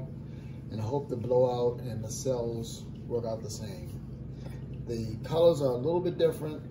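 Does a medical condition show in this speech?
No.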